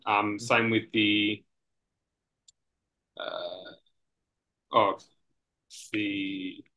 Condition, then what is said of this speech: Aphasia. And it was until I was mid to late 20s, that's when I could hold a good conversation.